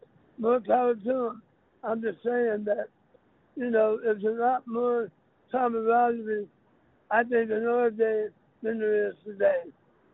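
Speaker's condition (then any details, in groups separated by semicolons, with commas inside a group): Throat cancer; sometimes chokes up while speaking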